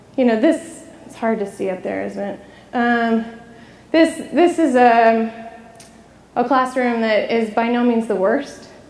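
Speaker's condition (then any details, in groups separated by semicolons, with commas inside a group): No condition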